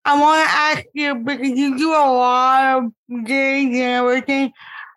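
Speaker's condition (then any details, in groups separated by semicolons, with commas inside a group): Cerebral palsy; impaired speech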